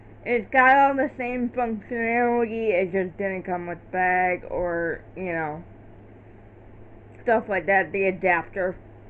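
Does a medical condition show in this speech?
Yes: cerebral palsy.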